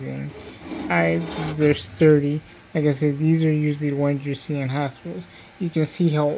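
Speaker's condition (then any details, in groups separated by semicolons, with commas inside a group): Cerebral palsy; diplegia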